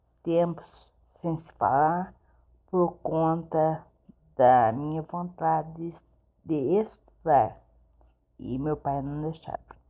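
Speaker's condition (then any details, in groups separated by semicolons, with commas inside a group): Cerebellar ataxia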